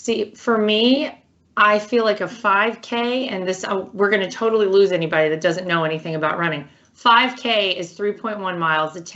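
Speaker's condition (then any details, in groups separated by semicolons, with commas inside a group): No condition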